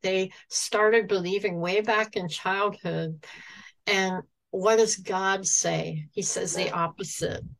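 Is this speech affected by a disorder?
Yes: cleft palate; congenital, very severe, no nose, no upper lip.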